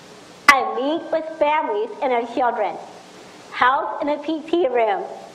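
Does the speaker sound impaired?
Yes: Down syndrome; speech problems.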